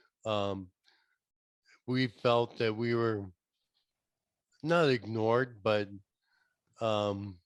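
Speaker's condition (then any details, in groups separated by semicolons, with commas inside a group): ALS; about four years since diagnosis, investigational therapy, earlier clinical trial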